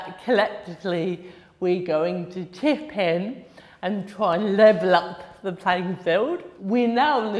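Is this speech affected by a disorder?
Yes: cerebral palsy.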